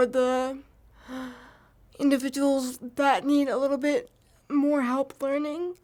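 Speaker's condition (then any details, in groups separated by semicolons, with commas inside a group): Cerebral palsy; from birth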